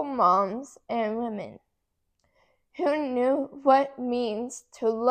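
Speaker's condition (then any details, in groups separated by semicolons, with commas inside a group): Cerebral palsy; affects muscles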